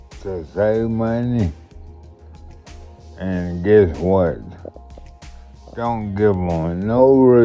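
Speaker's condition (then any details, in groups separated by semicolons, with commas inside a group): Multiple sclerosis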